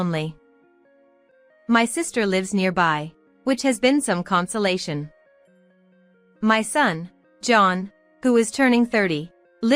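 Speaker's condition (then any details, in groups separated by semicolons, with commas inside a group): No condition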